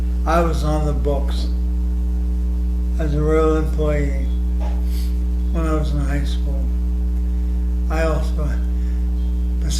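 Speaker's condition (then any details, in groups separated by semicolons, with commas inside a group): ALS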